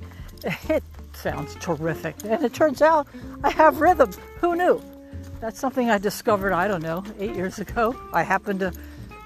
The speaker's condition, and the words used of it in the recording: None; typical speech.